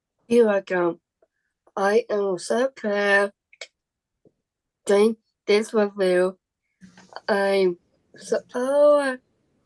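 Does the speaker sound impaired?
Yes: Down syndrome.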